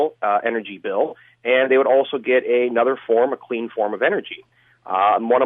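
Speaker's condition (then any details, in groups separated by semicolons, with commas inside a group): No condition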